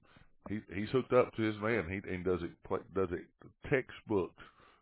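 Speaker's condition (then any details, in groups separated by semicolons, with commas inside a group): No condition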